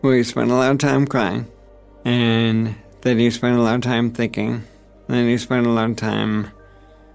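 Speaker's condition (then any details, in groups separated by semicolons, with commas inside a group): ALS; onset age 36, first symptom weak left hand cramping with pen, shaking hands; progressing slowly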